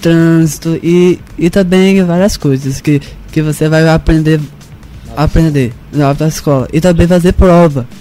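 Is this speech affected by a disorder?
Yes: Down syndrome; genetic, present from birth, recognized soon after birth; 18 years old, turning 19.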